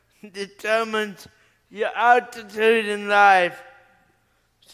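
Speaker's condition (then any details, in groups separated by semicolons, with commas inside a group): Cerebral palsy; three botox shots every 3 months at Vanderbilt relax arm muscles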